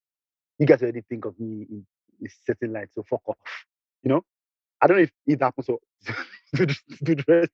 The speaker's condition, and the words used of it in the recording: Stuttering. Maybe because I stuttered, or maybe because I spoke too fast.